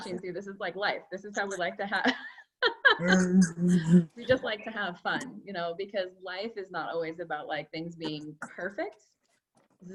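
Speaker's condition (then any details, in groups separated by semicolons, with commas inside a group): No condition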